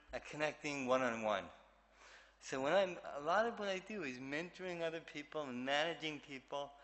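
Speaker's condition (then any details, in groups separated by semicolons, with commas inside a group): Cerebral palsy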